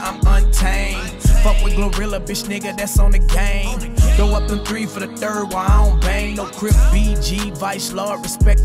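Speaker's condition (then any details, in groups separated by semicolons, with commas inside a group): No condition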